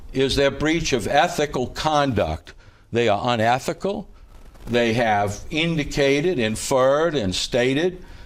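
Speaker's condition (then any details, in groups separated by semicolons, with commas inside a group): No condition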